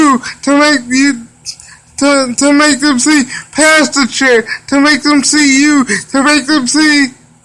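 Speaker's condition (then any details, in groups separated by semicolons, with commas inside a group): Cerebral palsy; wheelchair user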